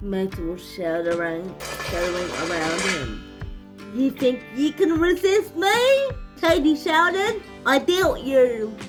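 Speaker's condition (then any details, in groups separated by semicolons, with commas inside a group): Cerebral palsy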